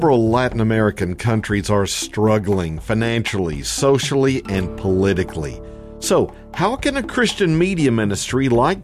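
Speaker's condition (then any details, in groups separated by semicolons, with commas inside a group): No condition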